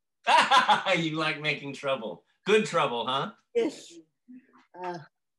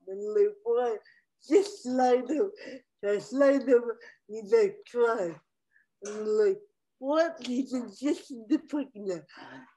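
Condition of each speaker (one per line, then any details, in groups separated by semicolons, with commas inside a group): No condition
Cerebral palsy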